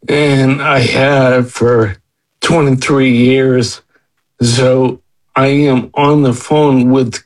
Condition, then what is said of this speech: Ataxia. The difference, it has given me definitely a lot more confidence, speech-wise, but I am asked less often